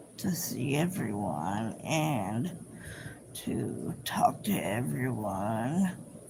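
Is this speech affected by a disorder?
Yes: cerebral palsy.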